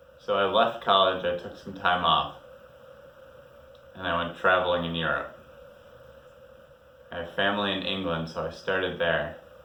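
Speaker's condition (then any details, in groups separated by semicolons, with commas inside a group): No condition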